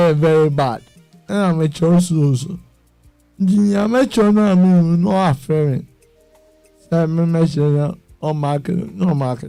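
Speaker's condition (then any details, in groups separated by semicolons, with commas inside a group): Cerebral palsy; self-managing with exercises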